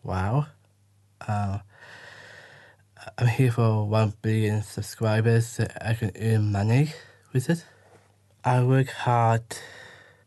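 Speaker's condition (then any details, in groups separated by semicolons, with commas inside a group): Down syndrome; word-finding difficulty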